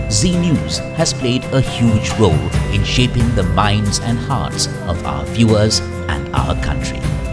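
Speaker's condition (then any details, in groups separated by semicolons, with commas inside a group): No condition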